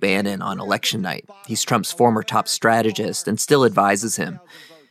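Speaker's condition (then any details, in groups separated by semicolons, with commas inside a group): No condition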